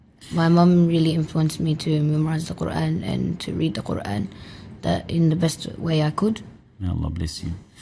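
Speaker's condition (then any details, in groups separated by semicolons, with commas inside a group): No condition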